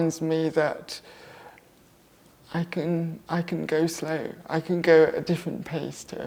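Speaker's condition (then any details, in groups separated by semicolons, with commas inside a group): Cerebral palsy; left-sided muscle tension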